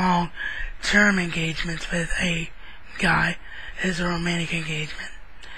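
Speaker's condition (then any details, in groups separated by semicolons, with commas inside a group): Cerebral palsy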